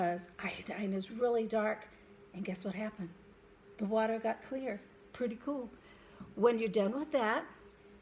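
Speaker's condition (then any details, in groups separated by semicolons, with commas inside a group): No condition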